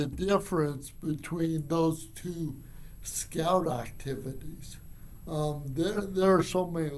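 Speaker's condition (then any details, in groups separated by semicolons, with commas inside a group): Cerebral palsy; from birth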